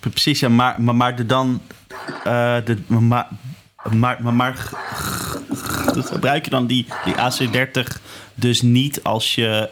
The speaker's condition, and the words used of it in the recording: Stuttering. <laughs> ja, alle, alle, allebei lekkere, lekkere stotteraars.